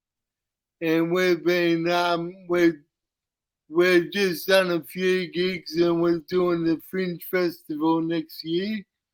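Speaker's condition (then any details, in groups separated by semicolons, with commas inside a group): Cerebral palsy; uses wheelchair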